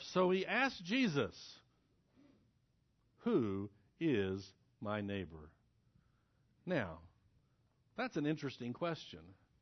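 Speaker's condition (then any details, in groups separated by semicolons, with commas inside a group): No condition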